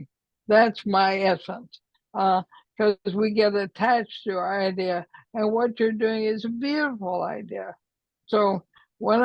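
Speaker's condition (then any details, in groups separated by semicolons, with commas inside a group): ALS; trouble speaking, voice affected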